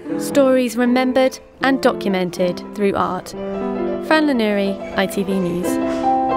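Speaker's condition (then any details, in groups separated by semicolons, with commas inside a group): No condition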